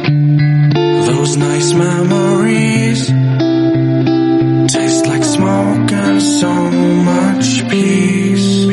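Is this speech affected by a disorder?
No.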